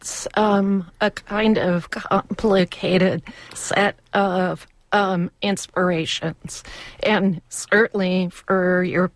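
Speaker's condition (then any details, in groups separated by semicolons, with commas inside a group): Laryngeal dystonia; choreographer Sid Perlman on hand as voicer if needed, speaks directly in interview; sometimes hard to speak, may need a voicer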